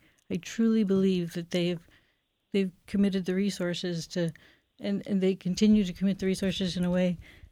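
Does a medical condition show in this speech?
Yes: Parkinson's disease; living with it for a long time.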